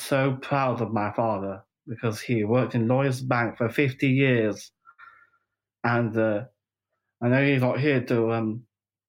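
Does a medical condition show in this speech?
Yes: Down syndrome; 45 years old.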